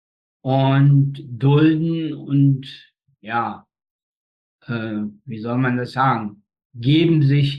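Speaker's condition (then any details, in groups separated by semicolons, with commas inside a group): Spastic tetraparesis, spastic quadriplegia; four limbs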